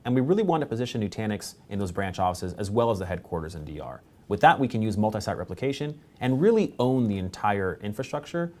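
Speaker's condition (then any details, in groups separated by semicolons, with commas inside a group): No condition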